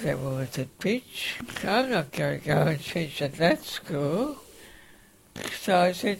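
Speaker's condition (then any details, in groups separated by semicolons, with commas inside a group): Facioscapulohumeral muscular dystrophy, facioscapulohumeral (FSHD); early prognosis life to 14-19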